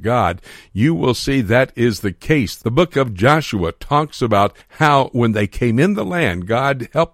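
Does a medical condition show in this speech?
No.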